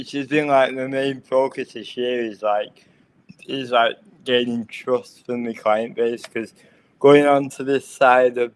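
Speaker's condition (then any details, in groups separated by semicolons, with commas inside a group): Cerebral palsy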